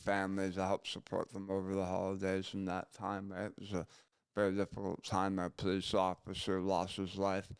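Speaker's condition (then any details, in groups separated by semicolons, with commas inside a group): Gunshot injury to chin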